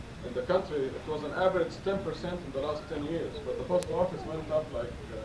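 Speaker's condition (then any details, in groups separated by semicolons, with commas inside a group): No condition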